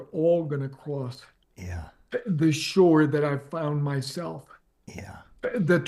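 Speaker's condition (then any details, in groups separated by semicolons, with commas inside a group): ALS; progressive, onset leg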